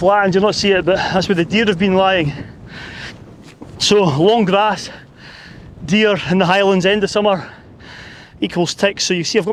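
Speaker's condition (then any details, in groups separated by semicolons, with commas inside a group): No condition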